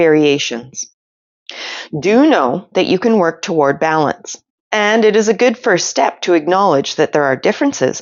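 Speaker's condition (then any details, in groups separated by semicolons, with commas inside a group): No condition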